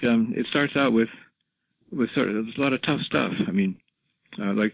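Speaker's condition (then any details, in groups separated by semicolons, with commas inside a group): Parkinson's disease, rigidity-predominant, no tremor; diagnosed by neurologist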